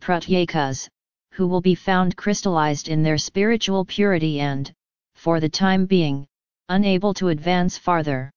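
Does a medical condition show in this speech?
No.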